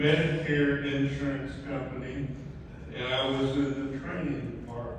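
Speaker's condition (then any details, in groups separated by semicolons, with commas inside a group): ALS; mainly right side and both legs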